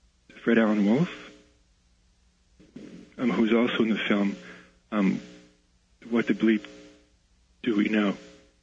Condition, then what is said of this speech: Stuttering. Well, I want to first actually say that at times when I speak, I stutter at times.